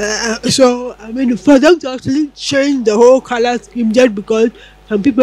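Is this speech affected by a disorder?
Yes: cerebral palsy.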